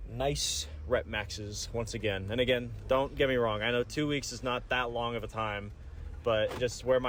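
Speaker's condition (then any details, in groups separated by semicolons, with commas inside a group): No condition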